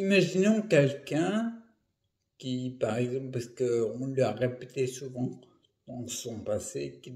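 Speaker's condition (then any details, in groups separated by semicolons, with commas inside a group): Primary progressive multiple sclerosis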